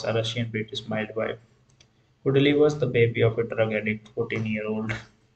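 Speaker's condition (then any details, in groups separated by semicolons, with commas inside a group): No condition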